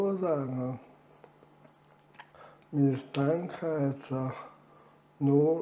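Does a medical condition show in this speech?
Yes: amyotrophic lateral sclerosis.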